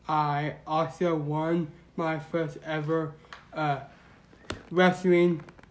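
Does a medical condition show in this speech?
Yes: Down syndrome; 17-year-old.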